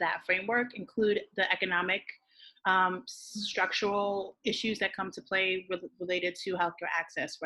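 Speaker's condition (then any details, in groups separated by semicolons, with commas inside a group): No condition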